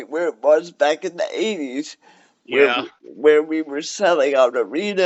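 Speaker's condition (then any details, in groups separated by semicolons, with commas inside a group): Cerebral palsy; cerebral palsy, wheelchair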